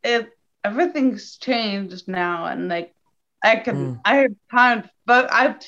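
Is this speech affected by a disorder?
Yes: ataxia; stroke during benign brainstem tumor surgery at 26, right side numb, wheelchair one year; had speech, physical and occupational therapy.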